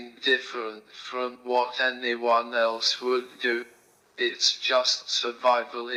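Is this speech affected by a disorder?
Yes: motor neurone disease; right hand onset.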